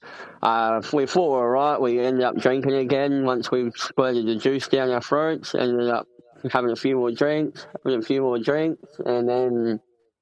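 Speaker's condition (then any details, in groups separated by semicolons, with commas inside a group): Cleft palate; congenital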